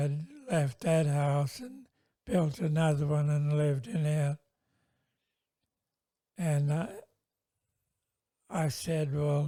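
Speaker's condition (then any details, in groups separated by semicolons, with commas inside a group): Multiple sclerosis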